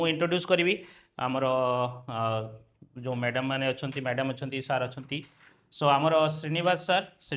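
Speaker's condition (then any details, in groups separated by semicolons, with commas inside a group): No condition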